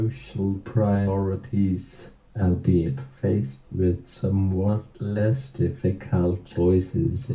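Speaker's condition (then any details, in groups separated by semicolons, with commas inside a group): Motor neurone disease; about four years since diagnosis, cannot move or hold head; cannot speak, pureed foods only, emotional lability with laughter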